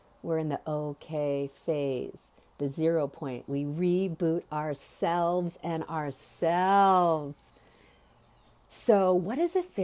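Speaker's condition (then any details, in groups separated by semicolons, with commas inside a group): No condition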